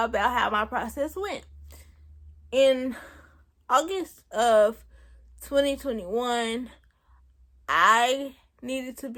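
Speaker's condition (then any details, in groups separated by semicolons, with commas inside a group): Cerebral palsy; present since birth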